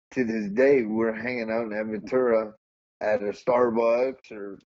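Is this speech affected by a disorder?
Yes: cerebral palsy; see and hear.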